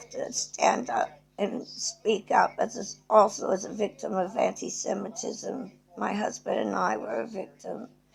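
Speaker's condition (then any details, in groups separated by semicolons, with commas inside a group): Cerebral palsy; present from birth, arthritic hips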